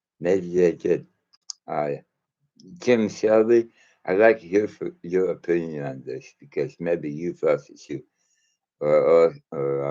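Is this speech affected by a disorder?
Yes: mouth cancer.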